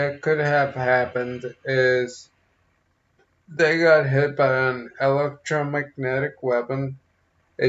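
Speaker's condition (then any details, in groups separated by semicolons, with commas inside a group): Multiple sclerosis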